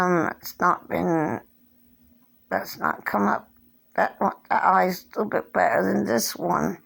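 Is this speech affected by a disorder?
Yes: cerebral palsy; since birth, hand tremors.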